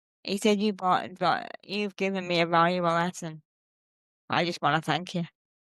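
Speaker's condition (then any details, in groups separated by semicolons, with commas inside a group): Cerebral palsy; present since birth, legs affected, childhood leg operations; mostly uses wheelchair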